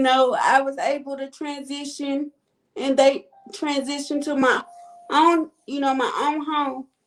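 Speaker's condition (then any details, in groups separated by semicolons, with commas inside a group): Cerebral palsy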